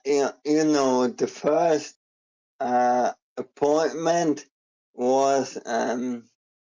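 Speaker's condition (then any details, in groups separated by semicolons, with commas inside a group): ALS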